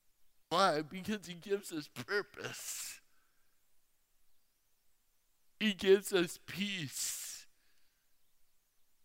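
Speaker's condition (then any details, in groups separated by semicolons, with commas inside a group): Torsional dystonia; hard for strangers to understand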